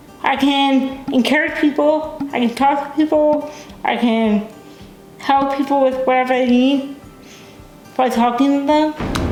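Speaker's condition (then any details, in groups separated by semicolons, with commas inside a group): Cerebral palsy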